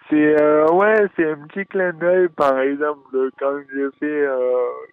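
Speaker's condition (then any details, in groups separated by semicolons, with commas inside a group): Dystonia; neurological brain disorder, oxygen lack impairing muscle supply, from delivery complication, present since birth; 24 years old, just finished running stage of tour; elocution disorder, fine motor impairment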